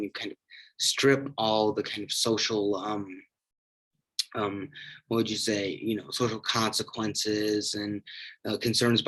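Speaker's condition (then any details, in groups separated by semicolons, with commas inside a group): No condition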